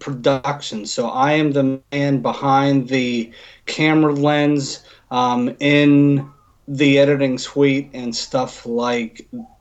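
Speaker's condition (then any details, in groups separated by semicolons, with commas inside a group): Stuttering; covert stuttering, hidden for years, struggled with speech since early years; stuttered badly when nervous or anxious, sometimes only mild, avoided speaking roles, chose behind-camera work; prolonged sounds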